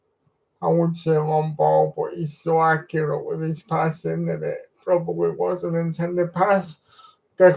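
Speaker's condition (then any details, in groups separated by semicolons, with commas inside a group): Cerebral palsy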